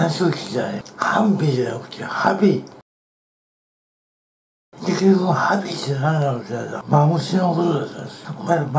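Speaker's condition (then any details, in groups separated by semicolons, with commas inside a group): Tongue cancer surgery; eating normally again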